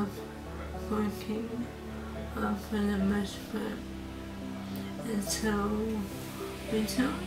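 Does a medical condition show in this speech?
Yes: ALS.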